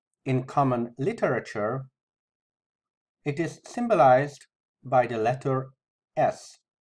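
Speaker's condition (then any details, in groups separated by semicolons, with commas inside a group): No condition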